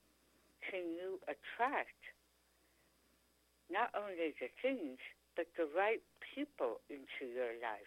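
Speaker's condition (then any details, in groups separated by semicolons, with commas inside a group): Tongue cancer; second surgery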